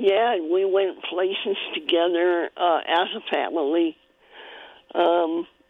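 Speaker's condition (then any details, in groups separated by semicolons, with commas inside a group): Cleft palate; congenital cleft palate, needed spoon feeding in early childhood; spoon feeding needed at one point in early childhood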